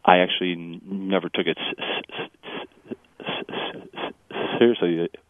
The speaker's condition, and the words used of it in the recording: Stuttering. Sometimes I have it where I will actually introduce myself as a person who stutters even before I have a block.